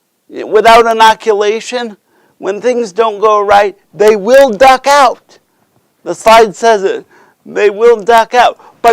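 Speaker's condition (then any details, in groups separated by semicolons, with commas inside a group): Cerebral palsy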